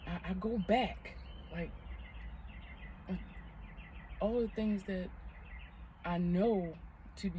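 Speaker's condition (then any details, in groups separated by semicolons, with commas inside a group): No condition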